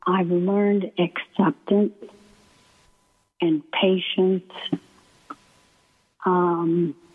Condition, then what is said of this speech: ALS (motor neuron disease). I've learned to pace myself when I speak with my breathing